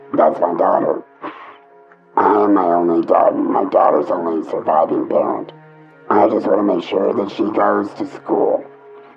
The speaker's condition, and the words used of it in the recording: Laryngectomy. I know my voice does not sound normal, and I don't like to listen to my voice on the answering machine.